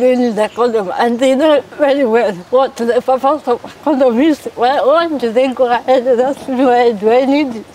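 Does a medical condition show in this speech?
Yes: cerebral palsy; from birth.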